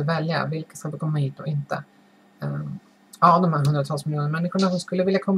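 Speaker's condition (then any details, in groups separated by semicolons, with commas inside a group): No condition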